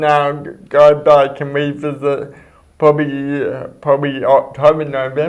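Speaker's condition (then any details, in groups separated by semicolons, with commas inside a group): Cerebral palsy; speech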